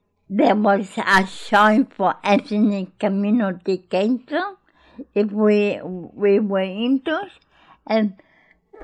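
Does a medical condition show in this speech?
Yes: cerebral palsy; cerebral palsy from childhood, born in Greece, cannot move without some support; had speech problems in childhood, began talking after attending Gruella school.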